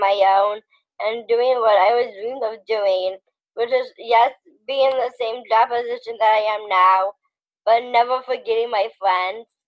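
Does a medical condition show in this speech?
Yes: Down syndrome.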